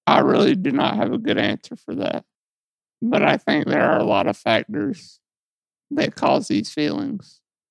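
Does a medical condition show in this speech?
Yes: muscular dystrophy; lifelong, muscle atrophy and weight loss, muscle and fat lost around tailbone, repositioned in bed by mother.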